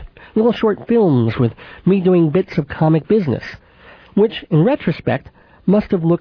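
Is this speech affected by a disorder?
Yes: cleft palate with lisp, cleft lip and palate, mild; therapy with Mrs. Adler.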